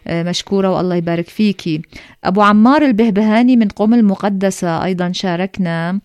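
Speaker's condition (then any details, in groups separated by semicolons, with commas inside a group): No condition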